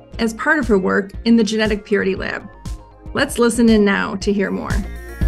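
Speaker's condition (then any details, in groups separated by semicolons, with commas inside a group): No condition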